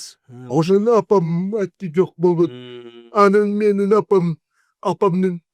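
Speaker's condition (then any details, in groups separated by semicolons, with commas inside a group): Cerebral palsy; 40 years with condition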